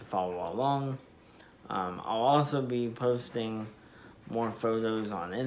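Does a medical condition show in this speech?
Yes: spastic diplegia cerebral palsy; uses wheelchair, physical therapy finished.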